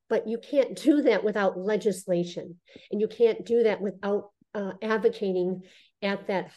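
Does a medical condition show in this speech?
Yes: cleft lip and palate; congenital, surgeries from birth to age 5 including ears, first reconstructive surgery at 17, mouthpiece before; after reconstructive surgery; spoke funny and whistled before reconstruction at 17.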